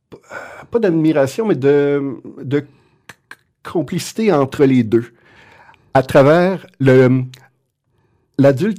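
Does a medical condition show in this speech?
Yes: stuttering; lifelong stuttering, genetic component; often cannot get words out, a wall to get through each time speaking; here repeated sounds, repeated words.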